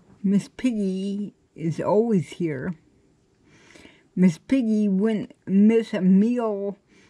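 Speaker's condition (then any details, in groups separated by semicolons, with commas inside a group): Cerebral palsy; affects standing and balance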